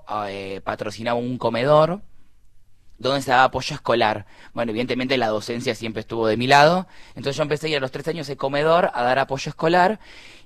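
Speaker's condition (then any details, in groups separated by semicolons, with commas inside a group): No condition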